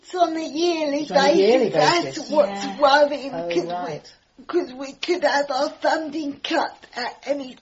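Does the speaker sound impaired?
Yes: cerebral palsy; cerebral palsy affecting all four limbs, physical only, cognition unaffected.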